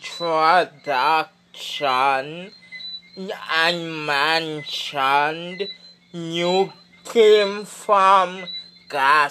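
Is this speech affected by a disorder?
Yes: speech impediment; no speech therapy yet.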